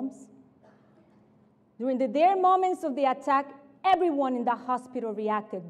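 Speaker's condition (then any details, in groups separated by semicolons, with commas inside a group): No condition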